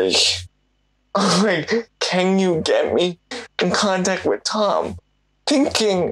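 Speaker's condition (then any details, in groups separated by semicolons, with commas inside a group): Cerebral palsy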